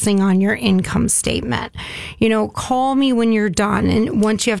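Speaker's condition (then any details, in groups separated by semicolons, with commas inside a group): No condition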